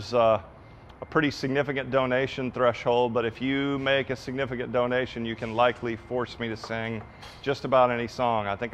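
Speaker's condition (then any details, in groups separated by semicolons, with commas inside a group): No condition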